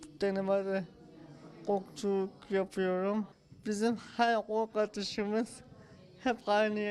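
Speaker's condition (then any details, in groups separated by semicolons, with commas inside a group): Cerebral palsy; since birth, wheelchair user; weakened muscles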